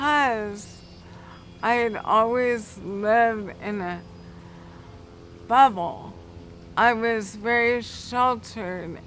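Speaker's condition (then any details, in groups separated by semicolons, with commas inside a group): Cerebral palsy; affects balance; affects speech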